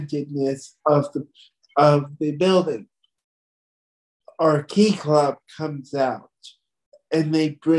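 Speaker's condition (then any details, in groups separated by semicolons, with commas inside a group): Cerebral palsy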